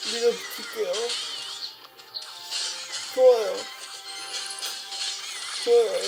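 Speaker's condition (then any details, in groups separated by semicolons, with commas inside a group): Brain lesion disability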